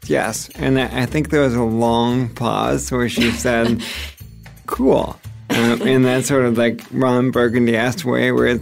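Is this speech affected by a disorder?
Yes: ALS; onset age 36, first symptom weak left hand cramping with pen, shaking hands; progressing slowly.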